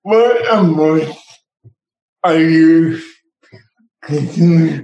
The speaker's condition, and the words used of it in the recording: Cerebral palsy. The speaker who can't speak and the writer who can't write.